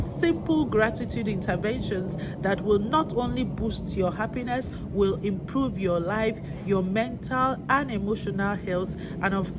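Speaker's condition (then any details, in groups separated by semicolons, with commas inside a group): No condition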